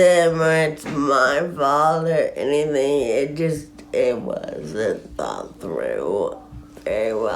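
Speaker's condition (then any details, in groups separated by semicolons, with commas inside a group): Friedreich ataxia, severe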